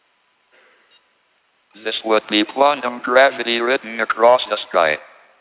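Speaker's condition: ALS, tracheotomy, speech-generating device; robotic American-accented synthesized voice

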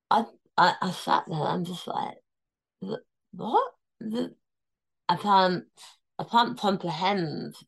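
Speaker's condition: Tongue cancer, near-total glossectomy; cancer free

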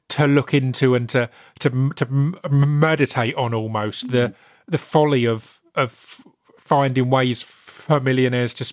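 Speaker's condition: Stammer; stutter, unnoticed during rapping and spoken word years, noticed with radio show and podcast, works with STAMMA; in self-tapes can perform without stammering, or with stammer unrestrained; repeated words, prolonged sounds

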